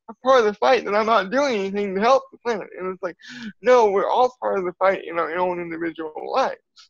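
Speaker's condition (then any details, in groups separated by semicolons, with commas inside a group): Cerebral palsy; from birth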